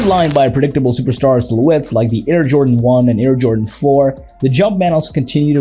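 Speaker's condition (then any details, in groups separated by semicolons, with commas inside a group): No condition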